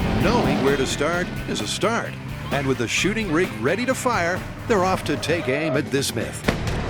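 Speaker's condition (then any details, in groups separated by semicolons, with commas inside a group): No condition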